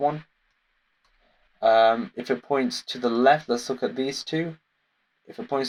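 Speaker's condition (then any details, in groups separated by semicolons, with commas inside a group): No condition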